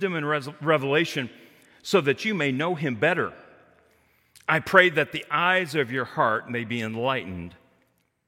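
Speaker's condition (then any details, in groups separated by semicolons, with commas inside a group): No condition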